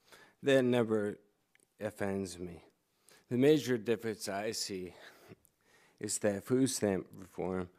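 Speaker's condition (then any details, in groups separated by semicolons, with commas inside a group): ALS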